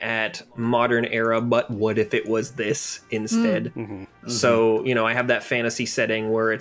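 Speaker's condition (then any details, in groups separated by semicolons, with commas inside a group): No condition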